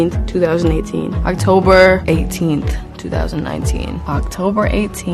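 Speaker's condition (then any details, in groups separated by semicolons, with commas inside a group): No condition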